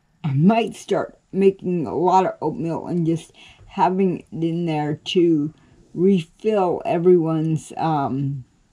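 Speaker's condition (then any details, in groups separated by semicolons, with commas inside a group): Cerebral palsy; cannot walk, crawls to get around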